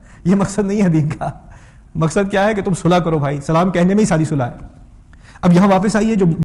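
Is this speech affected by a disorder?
No.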